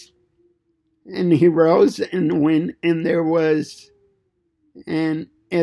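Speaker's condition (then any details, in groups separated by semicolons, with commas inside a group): Cerebral palsy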